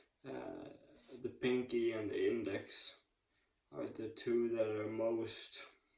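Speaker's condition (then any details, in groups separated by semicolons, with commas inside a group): ALS; speech improved, slow and slurred when tired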